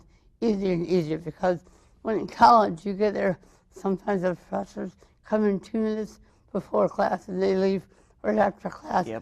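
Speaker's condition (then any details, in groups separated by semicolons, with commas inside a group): Cerebral palsy, mild; speech sounds atypical, had early speech therapy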